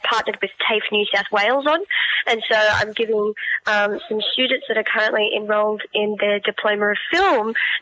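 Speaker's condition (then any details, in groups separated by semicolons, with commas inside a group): Cleft palate; born with cleft palate, congenital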